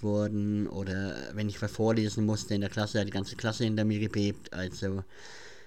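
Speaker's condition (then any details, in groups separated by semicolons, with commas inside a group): Cleft palate; speech impediment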